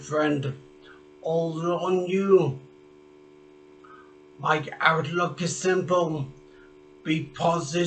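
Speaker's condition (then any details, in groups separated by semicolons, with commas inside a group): Traumatic brain injury; speech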